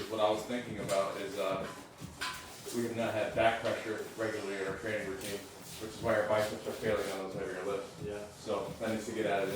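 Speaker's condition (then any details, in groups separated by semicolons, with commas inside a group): No condition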